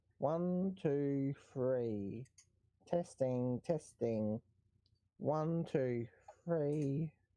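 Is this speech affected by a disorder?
No.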